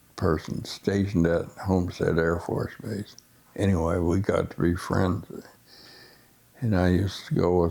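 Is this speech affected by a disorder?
Yes: essential tremor.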